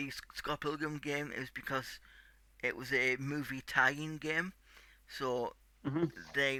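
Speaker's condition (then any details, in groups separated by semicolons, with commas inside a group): Cerebral palsy; tight muscles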